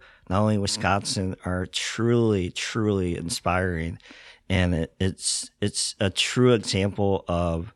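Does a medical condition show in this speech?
Yes: cleft lip and palate; congenital.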